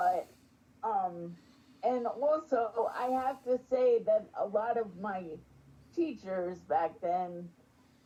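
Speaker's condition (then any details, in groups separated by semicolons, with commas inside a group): Spastic quadriplegic cerebral palsy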